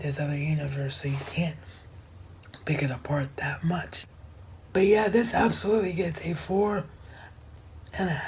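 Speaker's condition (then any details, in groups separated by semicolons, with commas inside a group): Cerebral palsy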